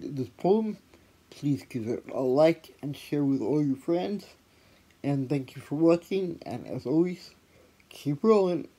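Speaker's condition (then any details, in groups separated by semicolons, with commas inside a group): Cerebral palsy; quadriplegic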